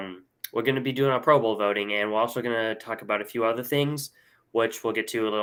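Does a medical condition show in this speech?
No.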